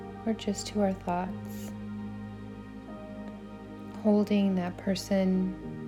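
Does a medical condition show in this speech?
No.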